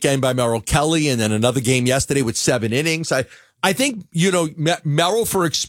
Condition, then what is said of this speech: None; typical speech.